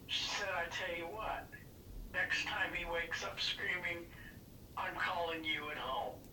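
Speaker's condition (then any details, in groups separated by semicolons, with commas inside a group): Parkinson's disease; not all symptoms relieved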